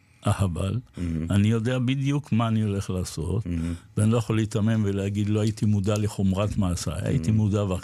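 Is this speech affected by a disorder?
Yes: Parkinson's disease; diagnosed after two road accidents ten months apart; recently diagnosed, makes body and daily life difficult, had to sell motorcycle.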